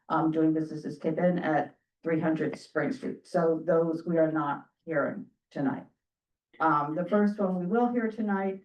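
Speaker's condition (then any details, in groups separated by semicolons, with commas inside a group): No condition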